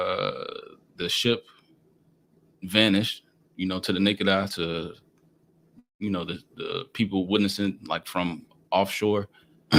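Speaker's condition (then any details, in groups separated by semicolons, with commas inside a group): No condition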